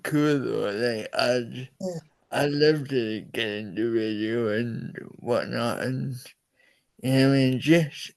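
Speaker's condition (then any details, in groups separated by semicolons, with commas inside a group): Cerebral palsy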